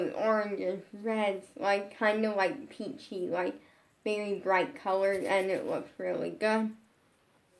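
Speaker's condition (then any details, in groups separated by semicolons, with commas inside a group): Brain injury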